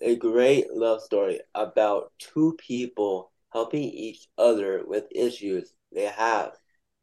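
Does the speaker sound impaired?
Yes: Down syndrome.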